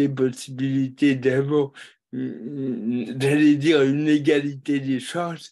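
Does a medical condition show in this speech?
Yes: cerebral palsy.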